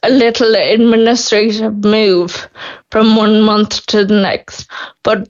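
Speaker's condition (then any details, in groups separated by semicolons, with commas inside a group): Friedreich's ataxia; progressive, wheelchair user, in 20s, sky claras drug by Biogen wanted, not yet funded; deteriorating month to month, losing mobility, cannot transfer without two-person hands-on support; losing speech, losing swallow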